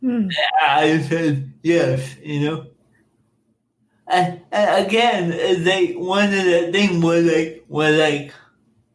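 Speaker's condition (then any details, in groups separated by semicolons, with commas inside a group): Cerebral palsy; school speaking device declined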